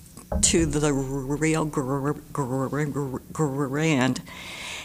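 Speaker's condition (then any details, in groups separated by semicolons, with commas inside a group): Stutter; stutter persisting despite much of life trying to stop, described as incurable; severe stutter, stutters a lot; struggles to speak; repeated sounds, prolonged sounds, blocks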